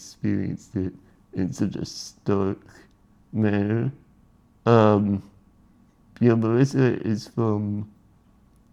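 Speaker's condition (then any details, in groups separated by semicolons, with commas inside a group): Spinal muscular atrophy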